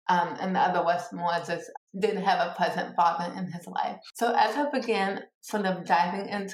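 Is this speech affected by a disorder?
Yes: cerebral palsy; born two months premature.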